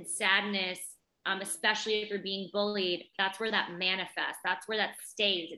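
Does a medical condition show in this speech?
No.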